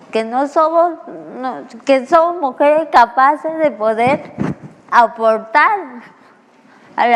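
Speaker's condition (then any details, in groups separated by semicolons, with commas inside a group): Cerebral palsy; began speaking at age six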